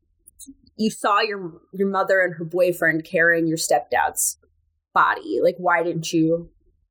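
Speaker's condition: No condition

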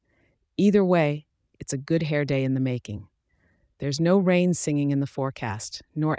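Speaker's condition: No condition

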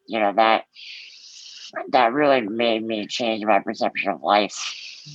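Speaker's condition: Muscular dystrophy; floppy hands and feet

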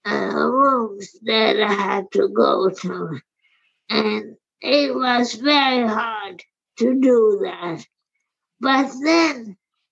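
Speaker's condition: Primary lateral sclerosis; slurred speech, difficulty swallowing, speech too affected to continue working

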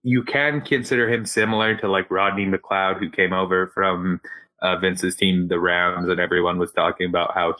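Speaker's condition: No condition

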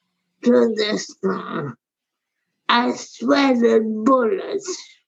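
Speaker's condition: Primary lateral sclerosis; wheelchair

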